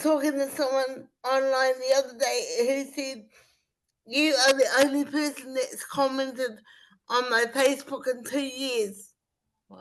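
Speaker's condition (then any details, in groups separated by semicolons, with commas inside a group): Spastic cerebral palsy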